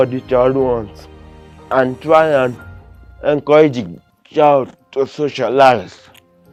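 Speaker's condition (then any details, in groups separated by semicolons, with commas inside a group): Cerebral palsy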